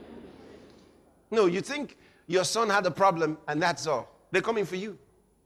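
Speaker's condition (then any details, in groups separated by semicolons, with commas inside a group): No condition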